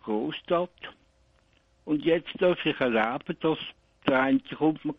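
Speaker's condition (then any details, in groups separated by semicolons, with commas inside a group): Oral cavity cancer, partial glossectomy; oral cavity cancer diagnosed 2 years ago at about 56, half of tongue removed, neck opened surgically, tracheotomy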